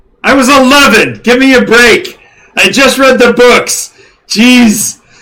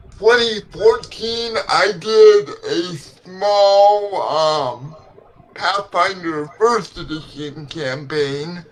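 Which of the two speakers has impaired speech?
The second: cerebral palsy; legs affected.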